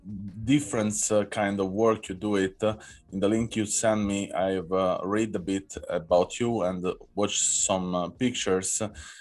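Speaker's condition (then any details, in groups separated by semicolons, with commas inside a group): No condition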